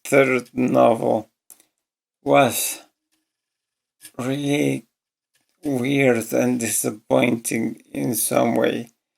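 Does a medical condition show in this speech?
Yes: ALS.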